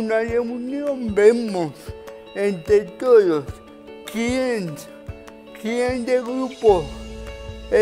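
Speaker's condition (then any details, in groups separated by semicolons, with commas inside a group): Cerebral palsy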